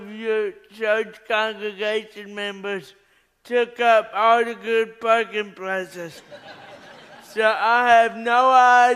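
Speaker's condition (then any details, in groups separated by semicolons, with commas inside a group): Cerebral palsy; allow straightening arm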